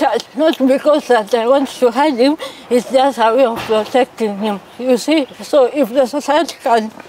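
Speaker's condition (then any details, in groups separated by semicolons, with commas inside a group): Cerebral palsy; from birth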